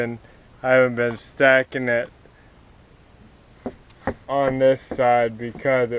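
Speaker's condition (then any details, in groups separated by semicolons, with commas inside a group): Cerebral palsy; spastic, affects walking and legs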